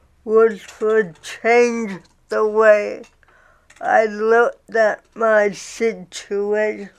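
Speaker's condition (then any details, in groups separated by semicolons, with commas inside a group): Cerebral palsy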